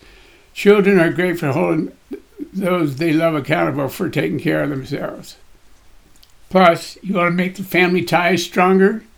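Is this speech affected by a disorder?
Yes: Parkinson's disease; Parkinson's getting in the way a little, daily cardio and gym workouts.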